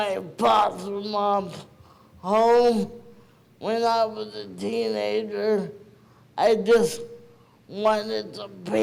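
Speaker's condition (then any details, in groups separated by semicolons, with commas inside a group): Cerebral palsy; present from birth, premature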